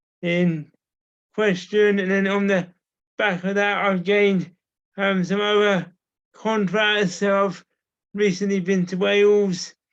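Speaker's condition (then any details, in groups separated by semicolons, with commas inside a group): Cerebral palsy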